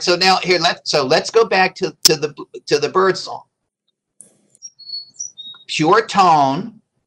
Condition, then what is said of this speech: None; typical speech.